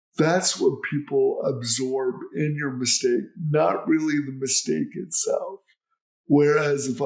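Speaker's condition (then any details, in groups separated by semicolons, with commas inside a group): Cerebral palsy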